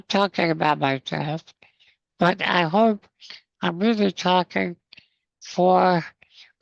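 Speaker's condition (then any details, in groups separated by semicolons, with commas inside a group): Spinal muscular atrophy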